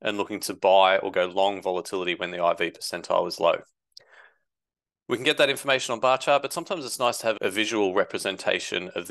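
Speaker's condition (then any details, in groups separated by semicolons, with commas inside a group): No condition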